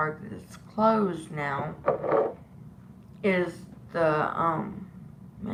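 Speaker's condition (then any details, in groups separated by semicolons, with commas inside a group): Disability causing slurred speech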